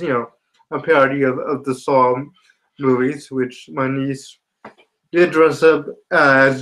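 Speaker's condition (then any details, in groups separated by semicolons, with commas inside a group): Spastic quadriplegia cerebral palsy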